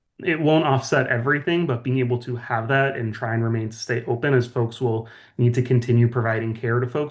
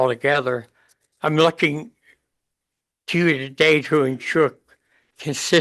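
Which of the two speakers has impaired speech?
The second: brain injury; anoxic injury, stroke, later traumatic brain injury; qualifies for in-home care.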